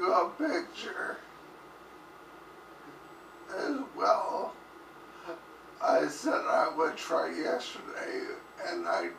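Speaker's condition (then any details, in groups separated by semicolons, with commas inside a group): Cerebellar ataxia from brain tumour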